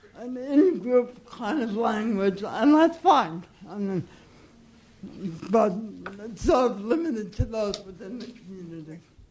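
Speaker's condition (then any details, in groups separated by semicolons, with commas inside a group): Cerebral palsy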